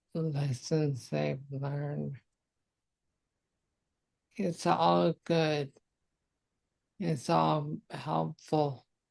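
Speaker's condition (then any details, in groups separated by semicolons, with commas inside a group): Multiple sclerosis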